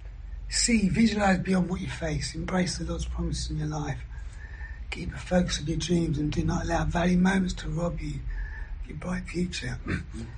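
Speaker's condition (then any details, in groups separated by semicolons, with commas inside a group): Throat cancer surgery, vocal injections; years after treatment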